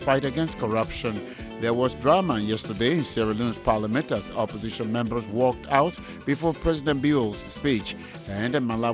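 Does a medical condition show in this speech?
No.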